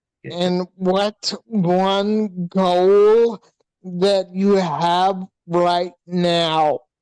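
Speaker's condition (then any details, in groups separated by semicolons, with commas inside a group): Hydrocephalus with shunt failure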